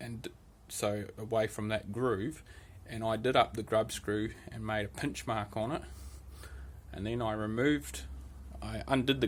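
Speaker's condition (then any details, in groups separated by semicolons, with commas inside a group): No condition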